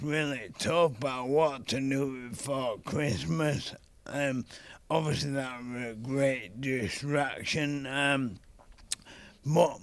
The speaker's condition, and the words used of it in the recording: ALS (motor neuron disease). But other than my voice, I've been normal at home, you know.